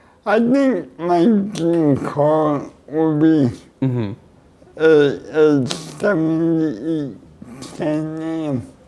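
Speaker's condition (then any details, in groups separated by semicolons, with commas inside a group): Cerebral palsy; neck surgery went badly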